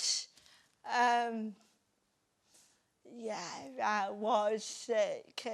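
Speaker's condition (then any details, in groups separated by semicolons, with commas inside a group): Cerebral palsy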